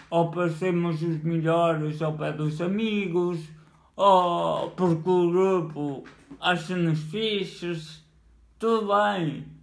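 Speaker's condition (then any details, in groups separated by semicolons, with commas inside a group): Cerebral palsy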